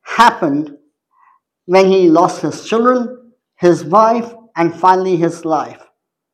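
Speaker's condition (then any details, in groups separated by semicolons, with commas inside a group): Cleft palate; congenital cleft palate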